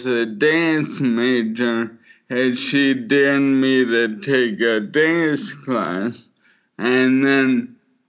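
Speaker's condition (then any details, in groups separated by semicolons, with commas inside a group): Motor neuron disease; can no longer dance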